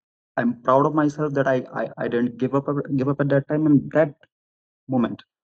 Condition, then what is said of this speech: Stuttering. Some of me, like, I will stammer less when I'm more confident.